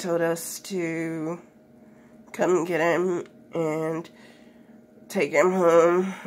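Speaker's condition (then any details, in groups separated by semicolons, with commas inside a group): Cerebral palsy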